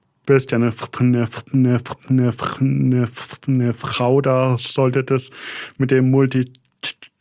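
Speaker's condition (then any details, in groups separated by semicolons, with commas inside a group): Stuttering; extremely strong stuttering symptoms; stuttering audible during this recording; clearly audible, never able to hide it; repeated sounds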